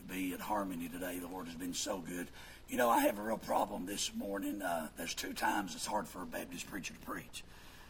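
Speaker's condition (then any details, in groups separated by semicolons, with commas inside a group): Vocal fold paralysis; irritating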